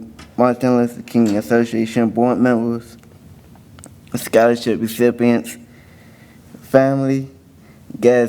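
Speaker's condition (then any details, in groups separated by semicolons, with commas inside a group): Cerebral palsy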